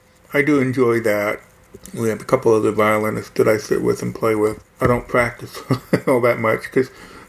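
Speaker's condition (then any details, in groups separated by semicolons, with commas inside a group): Hearing loss; implant within last few years, hears much more speech, music enjoyed less, left ear not implanted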